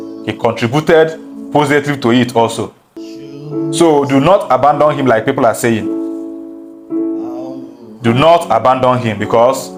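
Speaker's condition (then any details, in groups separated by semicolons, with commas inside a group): No condition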